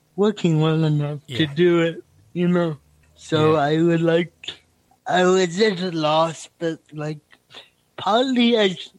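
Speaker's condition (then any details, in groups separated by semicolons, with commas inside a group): Cerebral palsy; feels picking up host's stammer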